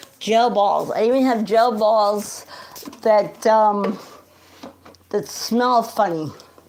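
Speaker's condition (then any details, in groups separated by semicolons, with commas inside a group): Cerebral palsy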